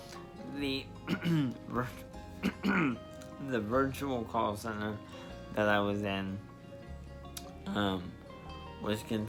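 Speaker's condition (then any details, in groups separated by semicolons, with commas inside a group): Spastic diplegia cerebral palsy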